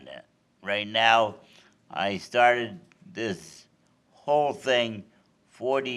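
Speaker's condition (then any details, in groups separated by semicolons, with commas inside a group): Cerebral palsy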